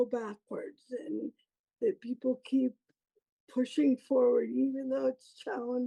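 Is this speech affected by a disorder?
Yes: cerebral palsy.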